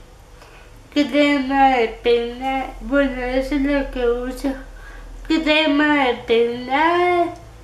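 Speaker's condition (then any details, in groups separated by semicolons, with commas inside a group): Cerebral palsy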